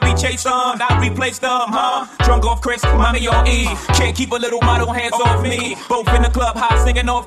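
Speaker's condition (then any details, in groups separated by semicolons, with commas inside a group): No condition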